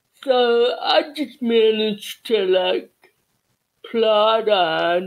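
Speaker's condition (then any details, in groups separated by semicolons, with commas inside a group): Cerebral palsy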